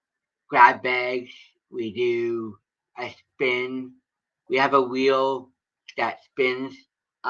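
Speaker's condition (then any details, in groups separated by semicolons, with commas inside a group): Cerebral palsy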